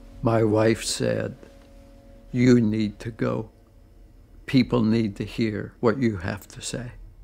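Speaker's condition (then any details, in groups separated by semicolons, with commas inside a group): ALS; progressive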